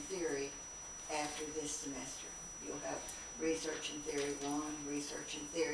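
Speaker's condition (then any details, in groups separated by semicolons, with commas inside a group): No condition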